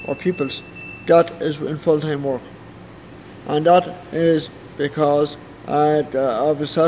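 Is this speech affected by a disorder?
Yes: cerebral palsy.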